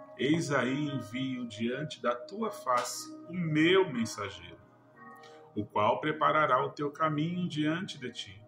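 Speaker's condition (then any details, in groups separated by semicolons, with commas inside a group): No condition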